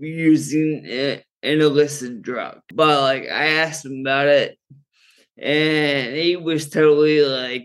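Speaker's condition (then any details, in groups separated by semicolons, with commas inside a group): Friedreich's ataxia; progressive, managed with cannabis for neuropathic pain, muscle relaxing, sleep; ataxia worse when not well-rested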